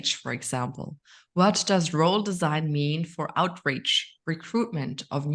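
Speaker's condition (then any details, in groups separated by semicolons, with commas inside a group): No condition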